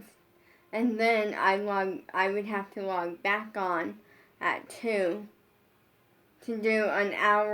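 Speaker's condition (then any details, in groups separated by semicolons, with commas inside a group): Brain injury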